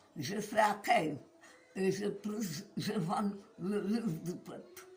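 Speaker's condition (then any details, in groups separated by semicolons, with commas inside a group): Meige syndrome, blepharospasm and oromandibular dystonia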